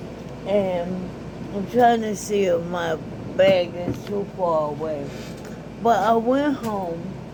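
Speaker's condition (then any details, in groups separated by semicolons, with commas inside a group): ALS; recently diagnosed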